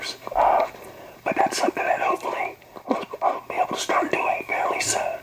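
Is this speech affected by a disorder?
Yes: young onset Parkinson's; diagnosed at age 41, first suspected Lou Gehrig's disease, undiagnosed for a year, right arm not swinging; uses voice amplifier to be heard; very quiet voice sounding like whispering, inaudible without voice amplifier, speaks into amplifier.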